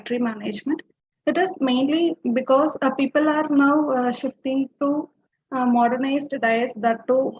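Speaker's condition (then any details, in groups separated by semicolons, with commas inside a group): No condition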